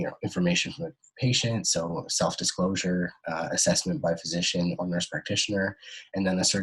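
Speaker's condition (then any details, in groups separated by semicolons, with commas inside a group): No condition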